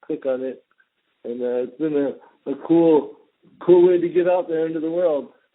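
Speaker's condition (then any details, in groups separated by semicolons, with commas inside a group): Cerebral palsy; present since birth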